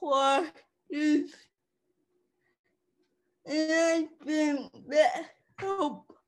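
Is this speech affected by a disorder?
Yes: cerebral palsy; cerebral palsy since childhood; people less willing to listen to own talking voice, uses songs to get point across.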